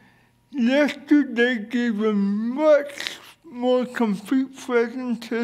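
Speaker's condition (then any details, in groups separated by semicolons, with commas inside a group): Cerebral palsy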